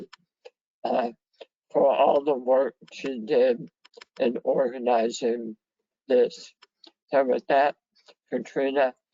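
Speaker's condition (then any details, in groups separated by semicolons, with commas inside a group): Head and neck cancer surgery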